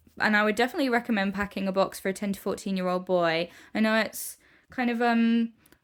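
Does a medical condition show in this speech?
No.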